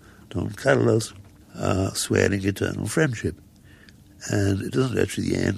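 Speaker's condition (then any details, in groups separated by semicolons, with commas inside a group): Muscular dystrophy; progressive, death predicted at 16 but now nearly 70, wheelchair user, walked earlier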